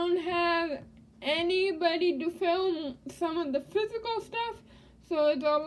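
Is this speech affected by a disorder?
Yes: cerebral palsy.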